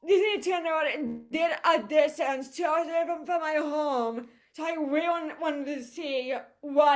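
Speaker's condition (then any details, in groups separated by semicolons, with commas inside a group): Cerebral palsy; voice affected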